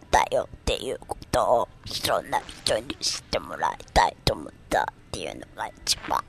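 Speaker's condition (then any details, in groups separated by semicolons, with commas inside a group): Myasthenia gravis; ventilator since age 26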